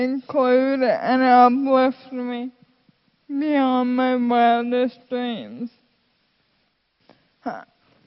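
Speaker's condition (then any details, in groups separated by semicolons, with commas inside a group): Friedreich's ataxia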